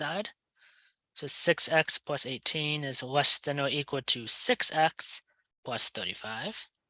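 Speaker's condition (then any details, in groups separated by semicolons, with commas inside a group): No condition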